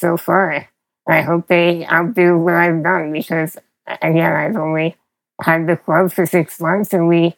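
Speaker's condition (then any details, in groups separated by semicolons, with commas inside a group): Spinal muscular atrophy; progressive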